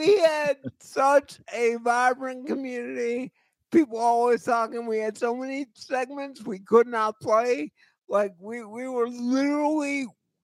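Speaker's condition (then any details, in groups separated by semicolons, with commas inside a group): Cerebral palsy; voice always shot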